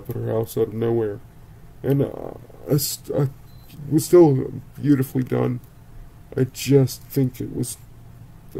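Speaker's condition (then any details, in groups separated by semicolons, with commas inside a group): Cerebral palsy; speaks relatively well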